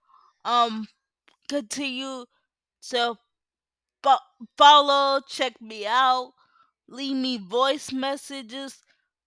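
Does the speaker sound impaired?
Yes: cerebral palsy.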